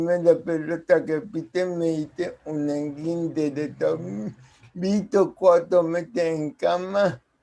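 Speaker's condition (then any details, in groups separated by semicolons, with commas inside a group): Cerebral palsy; speaks as if with potato in mouth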